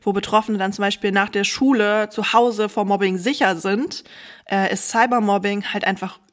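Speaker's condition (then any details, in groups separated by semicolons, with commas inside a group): No condition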